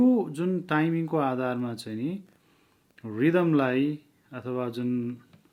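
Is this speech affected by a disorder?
No.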